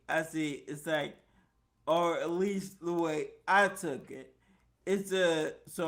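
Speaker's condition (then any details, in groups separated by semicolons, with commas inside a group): Multiple sclerosis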